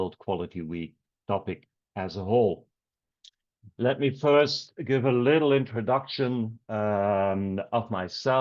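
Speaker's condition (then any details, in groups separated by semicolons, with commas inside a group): No condition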